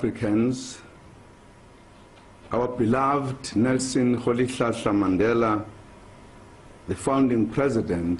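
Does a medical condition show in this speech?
No.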